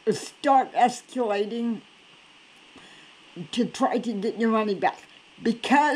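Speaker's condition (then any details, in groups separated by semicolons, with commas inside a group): Cerebral palsy; cannot walk, crawls to get around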